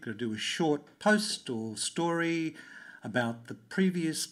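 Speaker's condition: No condition

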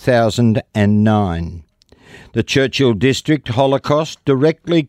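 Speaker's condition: No condition

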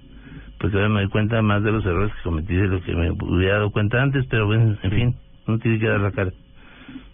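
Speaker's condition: Parkinson's disease; marked loss of physical strength

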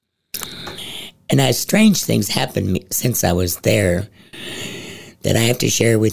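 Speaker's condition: Head and neck cancer, stage 4, into voice box

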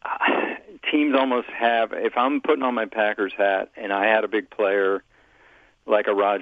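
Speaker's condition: No condition

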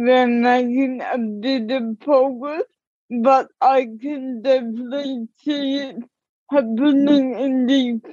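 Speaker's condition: Ataxic cerebral palsy; diagnosed at age two, affects walking and fingers, therapy can help improve; speech audibly affected

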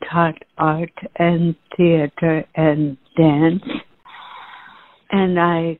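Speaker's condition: ALS, genetic; about 3 years since diagnosis, still dancing in advanced classes, getting harder

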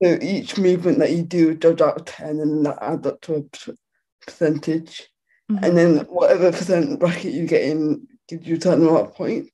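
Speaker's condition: Quadriplegic cerebral palsy; muscles move uncontrollably

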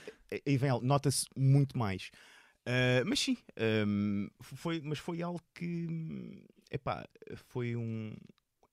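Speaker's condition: Stuttering; Stuttering 38 years, long concealed, therapist taught smoothing, first performance World Stuttering Day Porto; mild but variable, more noticeable in this recording setting, increases during conversation; stutters very little on stage, voice use makes stutter disappear, worse in interviews than one-to-one; prolonged sounds

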